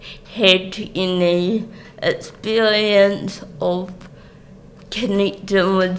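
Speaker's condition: Cerebral palsy; speech obviously affected

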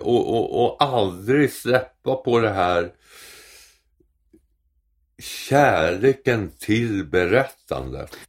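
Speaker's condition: Tongue cancer; radiation treatment

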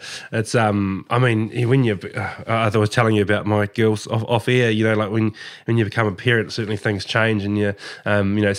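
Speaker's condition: No condition

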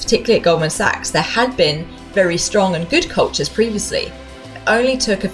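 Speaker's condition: No condition

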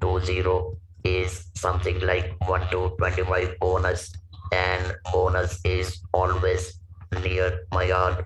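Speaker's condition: Laryngectomy for vocal cord cancer, stage 4 vocal cord cancer; speaks with electrolarynx; robotic electrolarynx voice

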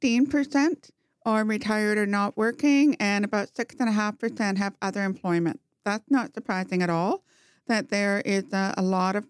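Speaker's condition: Profound hearing loss, congenital, bilateral; used captioning and FM receiver in law school

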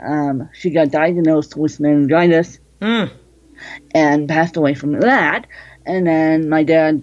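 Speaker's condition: Cerebral palsy, moderate; ataxic spastic type

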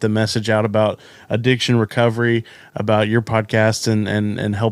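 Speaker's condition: No condition

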